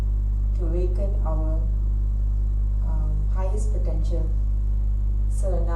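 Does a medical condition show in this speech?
No.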